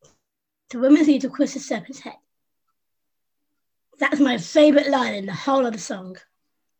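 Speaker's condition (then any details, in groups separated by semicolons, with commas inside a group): Down syndrome; adult woman, 25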